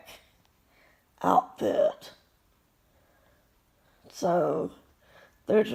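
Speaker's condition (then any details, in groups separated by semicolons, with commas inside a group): Cerebral palsy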